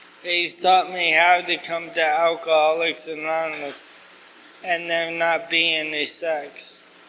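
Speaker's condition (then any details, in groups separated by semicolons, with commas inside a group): ALS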